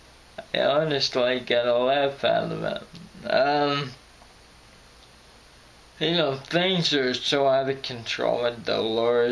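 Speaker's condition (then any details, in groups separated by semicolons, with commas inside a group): Friedreich's ataxia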